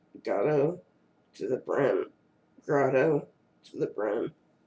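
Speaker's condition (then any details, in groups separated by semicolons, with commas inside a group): Cerebral palsy; first word not said quite right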